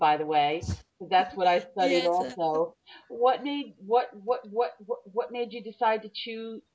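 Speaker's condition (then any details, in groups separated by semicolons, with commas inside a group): No condition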